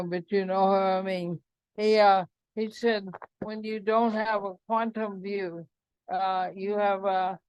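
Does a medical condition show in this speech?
Yes: ALS.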